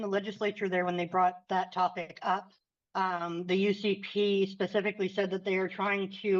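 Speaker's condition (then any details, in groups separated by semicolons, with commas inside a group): No condition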